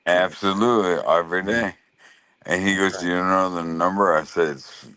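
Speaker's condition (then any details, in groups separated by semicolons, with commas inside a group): Lou Gehrig's disease (ALS)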